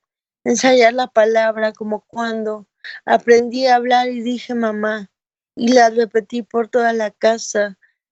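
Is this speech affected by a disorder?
Yes: cerebral palsy.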